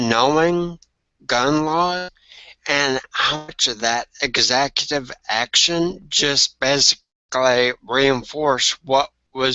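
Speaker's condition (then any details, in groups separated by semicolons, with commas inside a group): Traumatic brain injury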